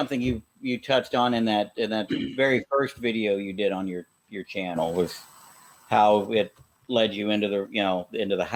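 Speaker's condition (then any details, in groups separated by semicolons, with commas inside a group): No condition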